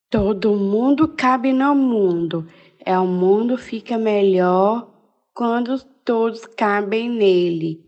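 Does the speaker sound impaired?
Yes: Down syndrome; trisomy 21, congenital, childhood therapies, private lessons, extra support at school and university; adult woman, about 28.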